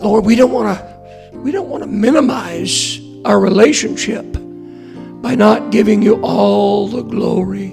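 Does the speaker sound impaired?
Yes: hoarseness after vocal cord surgery; earlier doctor attributed voice problem to aging, second opinion sought; post-operative check on Monday good, vocal cords look straight, hoarseness remains; hard to hear.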